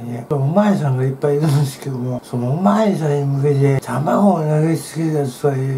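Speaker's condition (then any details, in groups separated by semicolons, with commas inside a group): Tongue cancer, partial glossectomy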